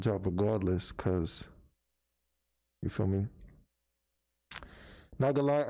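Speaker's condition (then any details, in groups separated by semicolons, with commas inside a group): No condition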